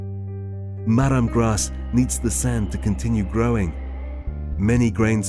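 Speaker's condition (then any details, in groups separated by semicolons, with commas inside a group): No condition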